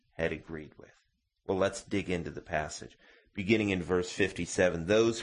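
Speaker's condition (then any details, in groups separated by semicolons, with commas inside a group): No condition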